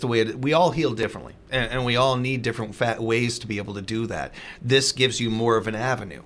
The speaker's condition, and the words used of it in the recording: No condition.